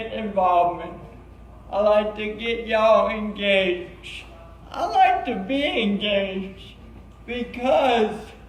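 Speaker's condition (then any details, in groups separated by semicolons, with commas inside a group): Cerebral palsy; since birth, brain damage at birth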